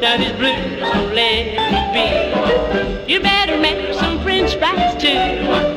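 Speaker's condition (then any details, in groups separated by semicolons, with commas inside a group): No condition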